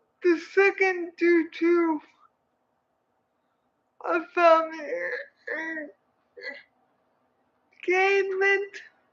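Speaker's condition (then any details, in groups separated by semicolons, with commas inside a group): Cerebral palsy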